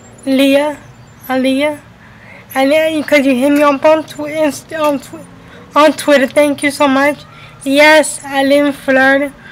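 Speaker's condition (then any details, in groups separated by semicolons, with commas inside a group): Cerebral palsy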